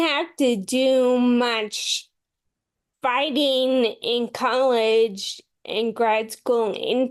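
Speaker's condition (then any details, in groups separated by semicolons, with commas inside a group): Friedreich's ataxia; diagnosed at 17, MS ten years, cane to walker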